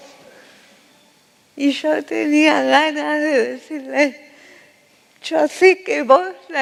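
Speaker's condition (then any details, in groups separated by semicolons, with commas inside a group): Cerebral palsy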